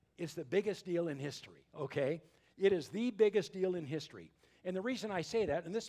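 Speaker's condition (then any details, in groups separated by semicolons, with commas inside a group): No condition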